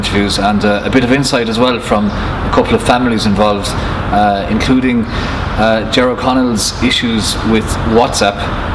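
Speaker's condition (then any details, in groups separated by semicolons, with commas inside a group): No condition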